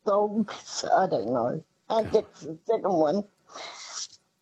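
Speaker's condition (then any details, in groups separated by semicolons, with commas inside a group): Parkinson's disease; hands slower than brain, uses wheelie walker, past hospital stays; going well at the moment; Parkinson's voice holding up tonight, unsure of getting the questions out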